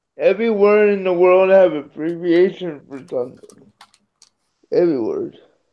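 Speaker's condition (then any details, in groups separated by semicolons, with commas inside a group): Cerebral palsy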